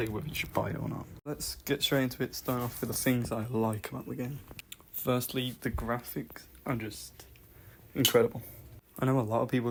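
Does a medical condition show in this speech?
No.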